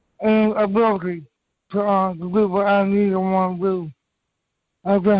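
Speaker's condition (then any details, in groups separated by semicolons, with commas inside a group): Cerebral palsy; from birth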